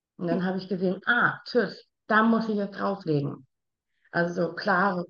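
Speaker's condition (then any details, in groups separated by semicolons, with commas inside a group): Down syndrome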